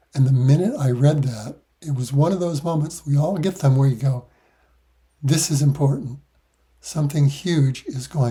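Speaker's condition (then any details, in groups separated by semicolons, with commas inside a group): No condition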